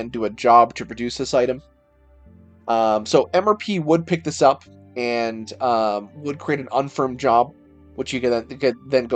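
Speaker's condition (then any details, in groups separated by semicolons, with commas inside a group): No condition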